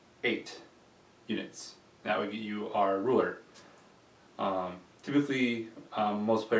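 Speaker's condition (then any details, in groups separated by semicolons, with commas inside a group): No condition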